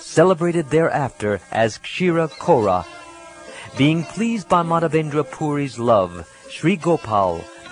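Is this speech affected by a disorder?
No.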